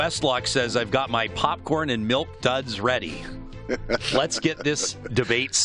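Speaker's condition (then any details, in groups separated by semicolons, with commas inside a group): No condition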